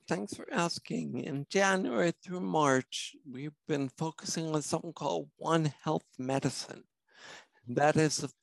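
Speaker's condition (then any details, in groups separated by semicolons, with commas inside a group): Spinocerebellar ataxia; genetic cause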